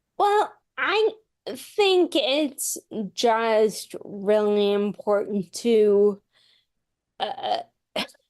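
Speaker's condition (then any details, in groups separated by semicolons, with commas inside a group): Friedreich's ataxia; progressive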